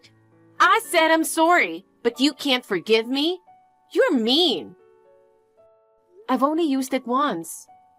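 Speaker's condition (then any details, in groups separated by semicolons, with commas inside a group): No condition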